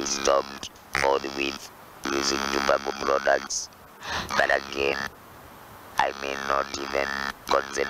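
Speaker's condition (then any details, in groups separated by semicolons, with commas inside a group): Laryngectomy for larynx cancer; voice box removed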